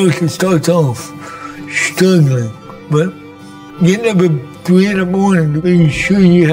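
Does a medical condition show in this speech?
Yes: cerebral palsy; from birth.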